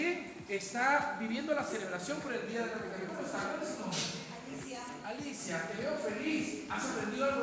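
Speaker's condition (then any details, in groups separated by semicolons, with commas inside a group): No condition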